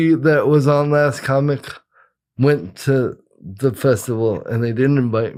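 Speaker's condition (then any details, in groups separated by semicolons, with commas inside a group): Cerebral palsy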